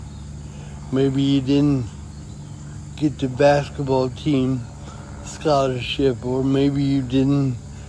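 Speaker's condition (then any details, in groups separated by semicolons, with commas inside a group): Cerebral palsy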